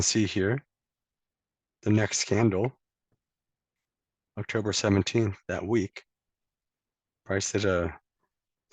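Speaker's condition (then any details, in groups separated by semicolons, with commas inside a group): No condition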